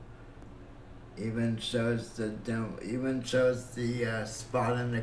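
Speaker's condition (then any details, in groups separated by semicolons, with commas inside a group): Cerebral palsy; breathing fine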